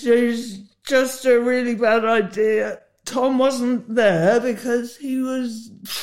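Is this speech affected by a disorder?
Yes: Huntington's disease; inherited from father, carries mutation, learned father's diagnosis at 39, mood symptoms before medication, initially misdiagnosed.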